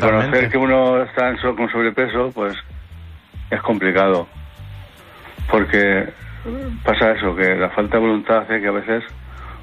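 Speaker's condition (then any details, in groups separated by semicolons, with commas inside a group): Parkinson's disease; on Parkinson's medication; medication may affect impulse control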